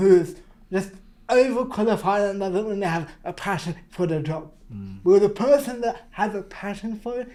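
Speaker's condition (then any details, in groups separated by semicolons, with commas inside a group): Cerebral palsy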